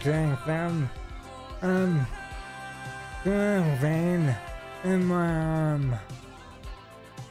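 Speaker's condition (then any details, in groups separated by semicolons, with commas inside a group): ALS; stem cell treatment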